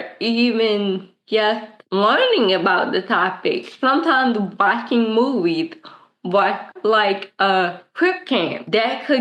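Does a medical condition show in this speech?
Yes: cerebral palsy; present since birth.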